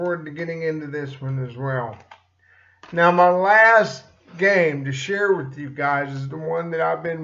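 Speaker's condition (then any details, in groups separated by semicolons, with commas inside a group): Cerebral palsy; slight speech impediment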